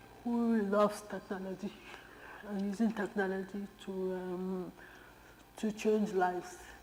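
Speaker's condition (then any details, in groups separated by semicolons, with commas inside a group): Cerebral palsy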